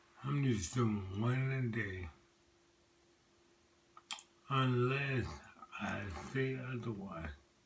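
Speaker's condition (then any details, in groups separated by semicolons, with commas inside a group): Multiple sclerosis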